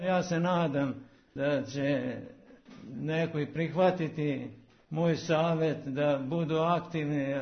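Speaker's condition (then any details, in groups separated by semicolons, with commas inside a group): Parkinson's disease; converses normally, illness not noticeable on radio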